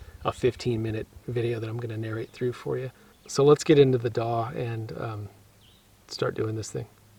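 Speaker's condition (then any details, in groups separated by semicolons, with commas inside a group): No condition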